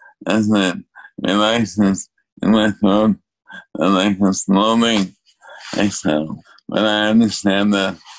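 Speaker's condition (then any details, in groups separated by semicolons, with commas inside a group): ALS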